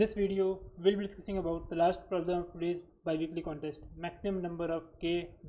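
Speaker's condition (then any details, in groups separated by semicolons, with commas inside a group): No condition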